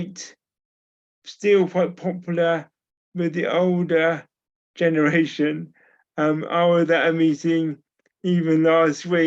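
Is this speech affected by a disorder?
Yes: cerebral palsy; from birth, uses wheelchair.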